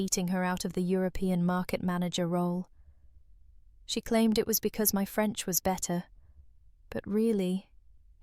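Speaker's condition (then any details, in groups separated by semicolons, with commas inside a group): No condition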